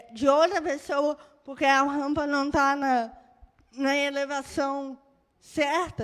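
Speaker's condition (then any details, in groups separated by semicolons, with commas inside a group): Cerebral palsy; birth brain injury; moderate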